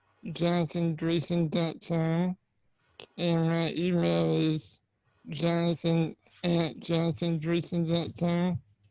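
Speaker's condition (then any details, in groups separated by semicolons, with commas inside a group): Spinal muscular atrophy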